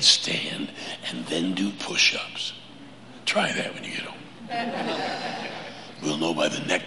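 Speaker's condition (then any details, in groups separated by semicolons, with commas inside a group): Laryngeal cancer; much weaker than before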